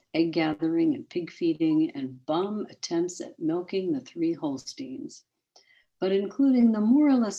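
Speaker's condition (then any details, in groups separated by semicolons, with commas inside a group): No condition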